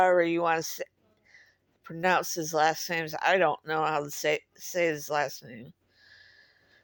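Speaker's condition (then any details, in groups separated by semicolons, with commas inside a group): Cerebral palsy; speaks differently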